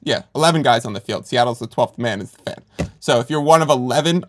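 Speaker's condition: No condition

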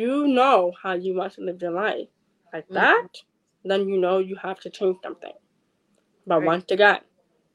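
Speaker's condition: Deafness, acquired at age four; caused by daycare center negligence; speaks verbally with own voice

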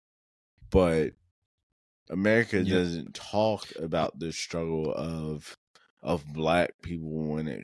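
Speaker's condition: Cerebral palsy; muscles needing relaxation, never tried marijuana for it

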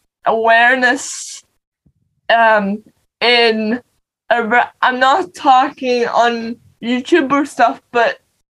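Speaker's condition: Cerebral palsy; non-progressive

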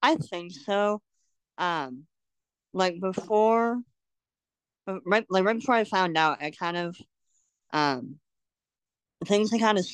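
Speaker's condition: Cleft lip and palate; congenital

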